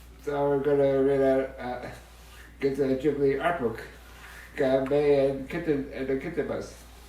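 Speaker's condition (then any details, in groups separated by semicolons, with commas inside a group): Duchenne muscular dystrophy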